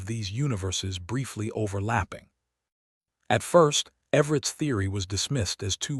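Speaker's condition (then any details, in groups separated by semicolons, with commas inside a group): No condition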